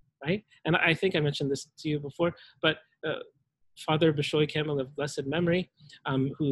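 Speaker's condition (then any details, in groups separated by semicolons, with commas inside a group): No condition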